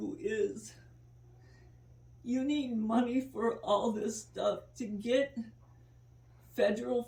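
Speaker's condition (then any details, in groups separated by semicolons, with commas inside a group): Multiple sclerosis; diagnosed at age 21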